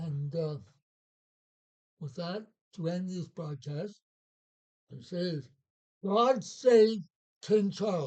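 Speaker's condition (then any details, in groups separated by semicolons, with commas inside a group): Parkinson's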